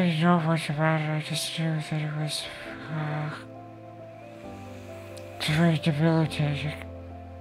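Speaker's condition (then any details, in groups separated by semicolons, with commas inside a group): ALS; diagnosed at age 27, mobility impacted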